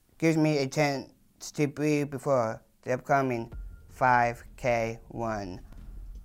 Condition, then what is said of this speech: Down syndrome. Speech is really hard for me because of my low tone and my tongue.